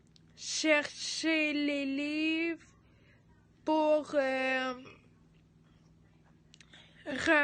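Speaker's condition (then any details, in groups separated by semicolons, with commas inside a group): Ataxia; degenerative; physiotherapy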